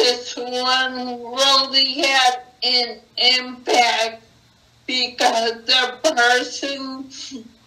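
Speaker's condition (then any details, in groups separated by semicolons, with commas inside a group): Acquired brain injury; tracheostomy for breathing; cannot talk as before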